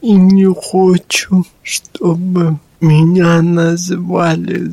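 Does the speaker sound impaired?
Yes: cerebral palsy; since birth, born apparently lifeless.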